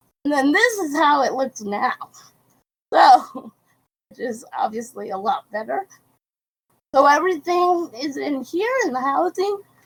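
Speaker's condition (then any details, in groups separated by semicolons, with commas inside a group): Cerebral palsy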